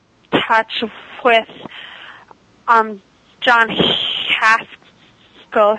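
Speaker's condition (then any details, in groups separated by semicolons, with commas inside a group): Stuttering; very severe third grade, worse high school, speakeasy from Dr. John Haskell, speech therapy helped core; moderate, occasional speakeasy in-ear delayed auditory feedback device, not worn on show; device cuts stuttering about 95%, still stutters at sentence onset, worse around unfamiliar people, sometimes avoids talking; prolonged sounds, blocks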